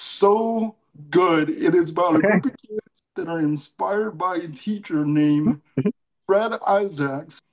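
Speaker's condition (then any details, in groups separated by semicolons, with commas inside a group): Cerebral palsy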